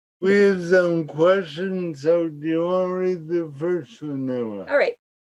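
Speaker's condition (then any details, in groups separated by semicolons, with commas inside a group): Cerebral palsy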